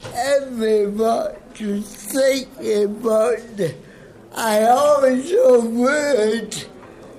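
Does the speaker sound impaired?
Yes: cerebral palsy.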